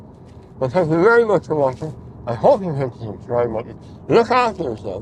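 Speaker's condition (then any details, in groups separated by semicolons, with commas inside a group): Mouth cancer surgery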